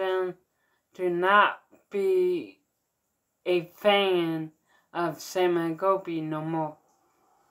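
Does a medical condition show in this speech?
Yes: mild cerebral palsy.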